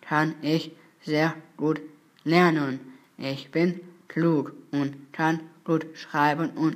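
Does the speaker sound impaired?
Yes: Down syndrome; trisomy 21.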